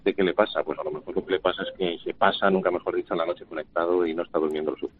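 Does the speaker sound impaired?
No.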